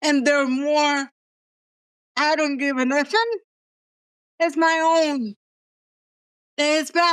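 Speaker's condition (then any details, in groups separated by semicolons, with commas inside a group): Cerebral palsy; present from birth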